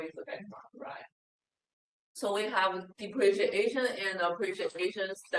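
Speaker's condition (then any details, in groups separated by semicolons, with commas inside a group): No condition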